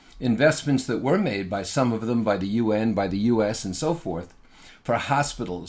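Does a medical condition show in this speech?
No.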